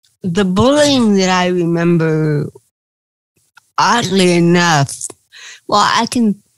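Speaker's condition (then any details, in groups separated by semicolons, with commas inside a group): Cerebral palsy; speech therapy as preschooler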